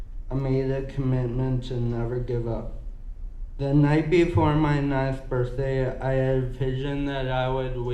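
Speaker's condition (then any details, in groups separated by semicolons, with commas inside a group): Cerebral palsy; physical therapy since early childhood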